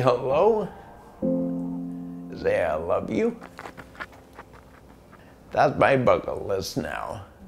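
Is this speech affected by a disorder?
Yes: ALS; swallowing difficulty, choking risk, later lost ability to talk.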